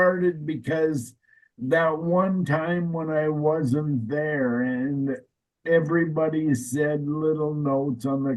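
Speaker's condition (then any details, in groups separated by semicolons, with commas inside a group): ALS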